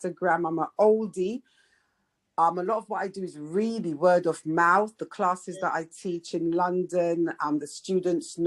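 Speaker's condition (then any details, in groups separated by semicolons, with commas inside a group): No condition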